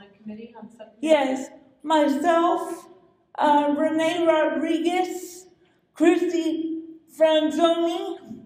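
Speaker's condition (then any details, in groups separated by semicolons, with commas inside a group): Cerebral palsy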